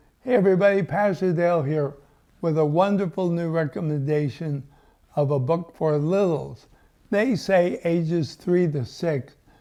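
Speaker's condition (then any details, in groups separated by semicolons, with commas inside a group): ALS; rapidly losing speech, breathing and eating problems, eye-gaze device ready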